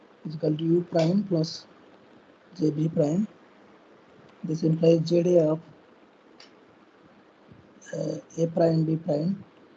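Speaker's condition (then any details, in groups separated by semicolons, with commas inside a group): No condition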